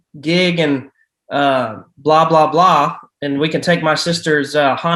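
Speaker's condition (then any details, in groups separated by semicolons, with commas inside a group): No condition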